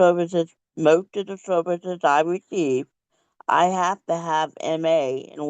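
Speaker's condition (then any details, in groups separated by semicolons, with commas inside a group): Cerebral palsy; present since birth; speech therapy in childhood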